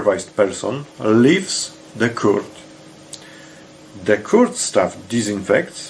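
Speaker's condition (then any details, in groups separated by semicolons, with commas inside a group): No condition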